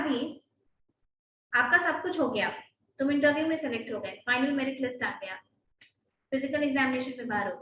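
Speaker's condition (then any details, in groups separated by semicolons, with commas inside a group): No condition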